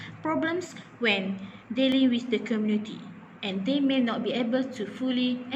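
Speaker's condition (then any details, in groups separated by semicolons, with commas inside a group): No condition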